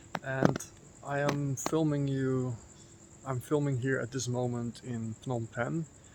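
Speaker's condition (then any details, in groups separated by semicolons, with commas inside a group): No condition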